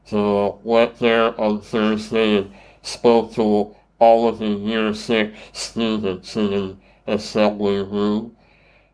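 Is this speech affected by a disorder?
Yes: Treacher Collins syndrome; congenital, cleft palate and jaw surgeries, tracheostomy, deaf three years, bone conduction hearing aids, speech therapy; voice distorted, some cannot understand, worse on telephone, repeating takes energy, intelligible after years of therapy.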